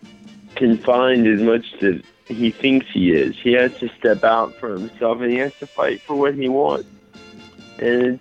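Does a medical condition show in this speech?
Yes: mild cerebral palsy.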